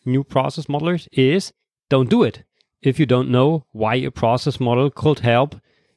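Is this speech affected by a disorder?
No.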